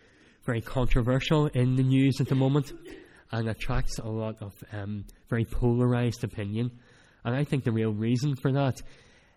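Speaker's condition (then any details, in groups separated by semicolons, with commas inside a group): Cleft palate; speech not that clear at times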